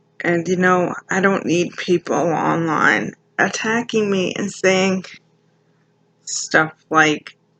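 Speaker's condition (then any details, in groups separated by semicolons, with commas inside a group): Cerebral palsy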